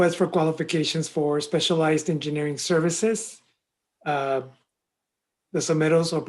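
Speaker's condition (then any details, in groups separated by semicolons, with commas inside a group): No condition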